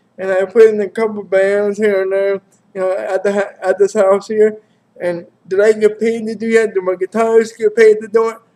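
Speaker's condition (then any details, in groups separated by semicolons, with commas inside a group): Cerebral palsy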